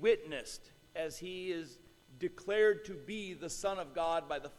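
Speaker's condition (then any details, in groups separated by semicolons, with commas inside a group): No condition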